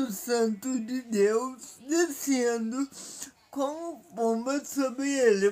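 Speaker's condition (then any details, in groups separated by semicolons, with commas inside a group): Paralysis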